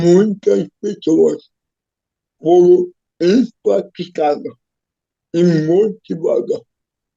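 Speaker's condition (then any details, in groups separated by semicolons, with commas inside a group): Cerebral palsy; physical disability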